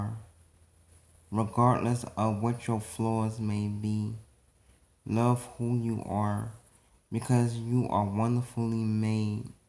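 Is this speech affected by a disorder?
Yes: cerebral palsy; atypical speech.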